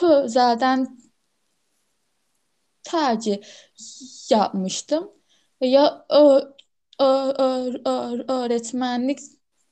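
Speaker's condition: Stuttering; stuttering since before choosing a career; stutters a lot at present; frequent sound and part-word repetitions, repeated initial syllables, filler sounds; repeated sounds, blocks

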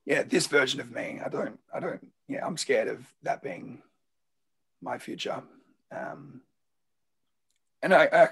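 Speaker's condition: Laryngeal cancer; laryngeal tumour removed by surgery then regrew, voice box kept, voice box removal if it recurs; raspy voice led to diagnosis, voice still wrecked for a while, swallowing painful during radiotherapy

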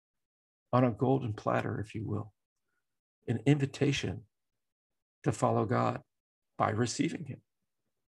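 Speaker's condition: No condition

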